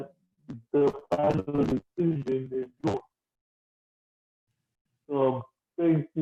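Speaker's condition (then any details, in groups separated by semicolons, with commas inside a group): Cerebral palsy, mild; weak muscles; speech slightly affected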